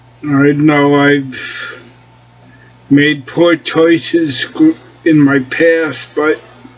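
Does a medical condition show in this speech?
Yes: cerebellar ataxia.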